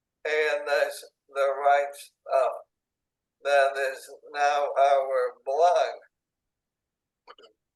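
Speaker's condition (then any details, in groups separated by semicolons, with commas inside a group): ALS, speech-generating device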